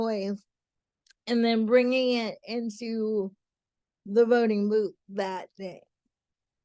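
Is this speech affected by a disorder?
Yes: cerebral palsy.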